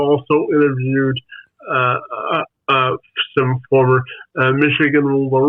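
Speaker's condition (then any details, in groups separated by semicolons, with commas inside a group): Spastic quadriplegic cerebral palsy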